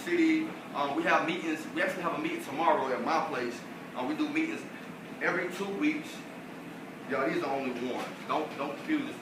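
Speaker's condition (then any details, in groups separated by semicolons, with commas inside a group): No condition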